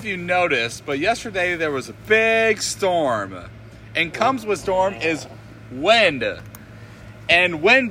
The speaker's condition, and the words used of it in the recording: No condition.